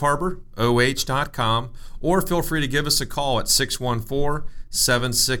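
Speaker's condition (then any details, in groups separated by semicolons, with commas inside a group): No condition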